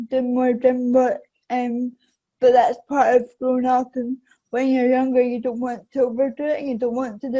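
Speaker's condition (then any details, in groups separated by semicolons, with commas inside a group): Cerebral palsy; affects balance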